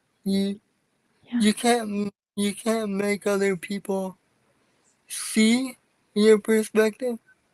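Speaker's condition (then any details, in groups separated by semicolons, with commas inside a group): Cerebral palsy; from birth, wheelchair user; not progressive, some symptoms worsening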